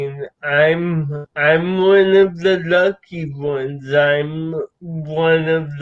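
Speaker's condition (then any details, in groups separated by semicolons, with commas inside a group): Cerebral palsy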